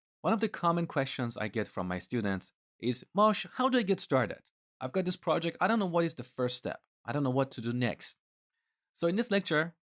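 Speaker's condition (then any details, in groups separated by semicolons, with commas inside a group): No condition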